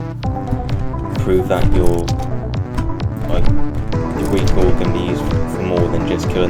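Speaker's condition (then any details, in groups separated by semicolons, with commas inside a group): No condition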